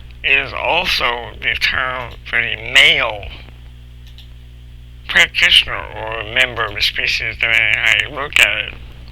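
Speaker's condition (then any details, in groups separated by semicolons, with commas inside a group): Cerebral palsy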